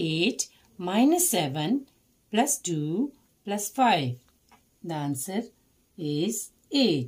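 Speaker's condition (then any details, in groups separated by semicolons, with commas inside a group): No condition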